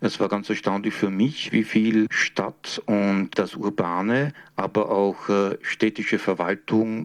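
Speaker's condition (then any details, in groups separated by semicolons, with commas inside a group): No condition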